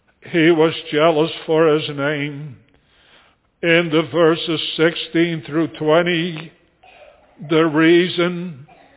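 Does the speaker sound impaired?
No.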